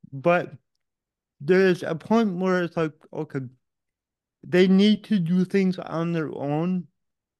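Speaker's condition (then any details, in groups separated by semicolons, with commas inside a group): Cerebral palsy; born without heartbeat or breathing, revived, oxygen loss brain damage, diagnosed age one, physical only; physical challenges, mentally unaffected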